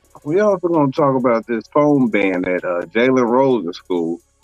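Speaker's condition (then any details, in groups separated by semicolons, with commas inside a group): No condition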